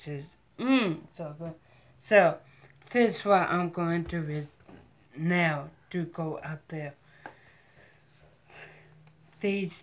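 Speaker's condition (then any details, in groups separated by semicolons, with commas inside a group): Mild cerebral palsy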